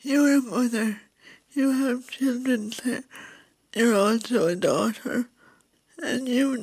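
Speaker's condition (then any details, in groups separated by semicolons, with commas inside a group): Cerebral palsy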